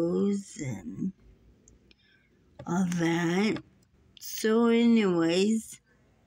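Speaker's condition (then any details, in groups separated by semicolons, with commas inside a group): Muscular dystrophy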